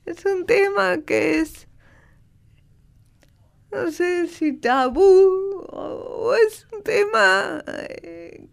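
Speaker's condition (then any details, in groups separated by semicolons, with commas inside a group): Cerebral palsy; from birth, two respiratory arrests at birth, second at 12 hours, oxygen deprivation, brain injury affecting motor function; manner of speaking and moving affected, prompting others' prejudice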